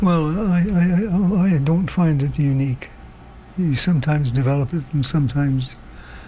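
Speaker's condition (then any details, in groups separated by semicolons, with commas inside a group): Parkinson's disease; loss of sense of smell, suspected exposure growing up on Ontario farm; slow speech, word-finding difficulty, loses thread, trouble finishing phrases, harder to hear recently, avoids hard words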